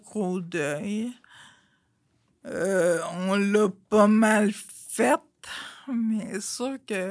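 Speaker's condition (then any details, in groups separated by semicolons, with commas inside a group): Friedreich's ataxia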